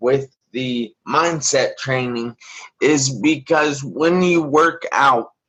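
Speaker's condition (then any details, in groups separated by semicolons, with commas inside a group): Traumatic brain injury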